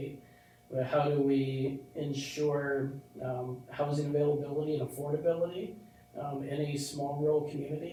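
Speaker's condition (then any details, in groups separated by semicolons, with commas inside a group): No condition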